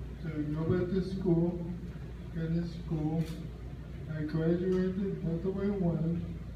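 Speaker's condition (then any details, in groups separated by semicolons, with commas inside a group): Speech difficulty after accident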